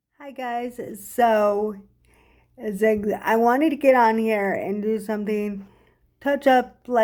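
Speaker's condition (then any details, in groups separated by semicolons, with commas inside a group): Cerebral palsy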